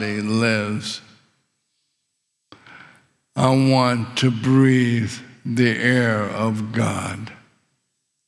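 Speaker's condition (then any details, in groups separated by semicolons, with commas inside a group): ALS; very little physical function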